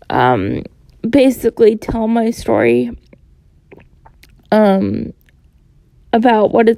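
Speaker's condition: Cerebral palsy; born 29 weeks premature

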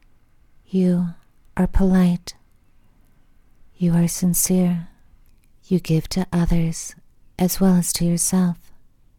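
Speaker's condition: No condition

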